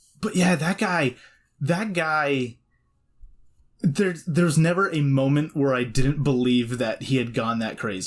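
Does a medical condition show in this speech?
No.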